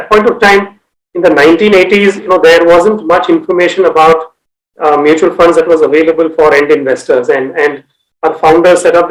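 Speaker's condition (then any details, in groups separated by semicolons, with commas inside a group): No condition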